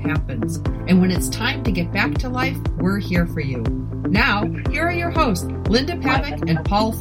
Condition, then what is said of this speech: No condition.